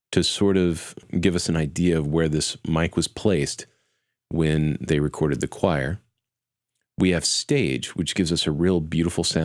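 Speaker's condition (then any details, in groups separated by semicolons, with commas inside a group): No condition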